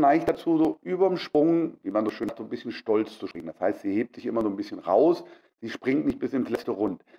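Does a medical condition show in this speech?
No.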